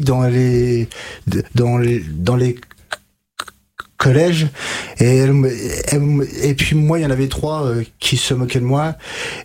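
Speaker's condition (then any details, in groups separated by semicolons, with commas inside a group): Stuttering; onset age 5-6, severe until 20, no childhood therapy, stuttering therapist Catherine Daubier in Nancy from age 20-22; age 33, about 27-28 years since onset, several years of speech therapy done, fluency techniques learned; blocks and repetitions, formerly blocked in every sentence, once could not read aloud, formerly signed with fingers; repeated sounds, repeated words, prolonged sounds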